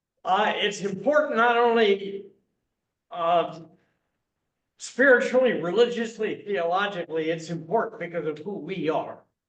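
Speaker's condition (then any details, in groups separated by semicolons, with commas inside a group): No condition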